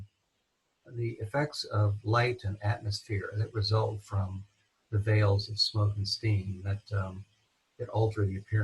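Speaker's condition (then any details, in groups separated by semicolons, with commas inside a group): No condition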